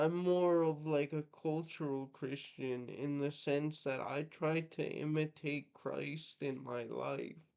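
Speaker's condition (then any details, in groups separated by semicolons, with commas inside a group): Cerebral palsy, mixed, mild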